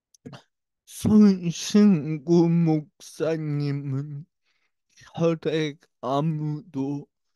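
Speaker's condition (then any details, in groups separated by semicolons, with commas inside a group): Brain lesion disability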